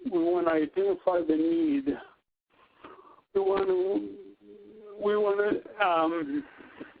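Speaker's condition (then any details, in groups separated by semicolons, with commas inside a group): Cerebral palsy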